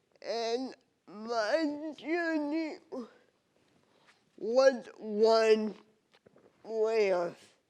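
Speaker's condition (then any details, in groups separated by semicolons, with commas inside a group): Cerebral palsy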